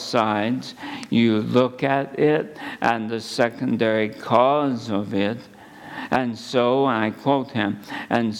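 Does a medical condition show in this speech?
Yes: ALS; under neurologist care.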